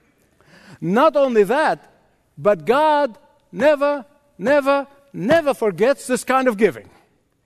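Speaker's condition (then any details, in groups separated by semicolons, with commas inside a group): No condition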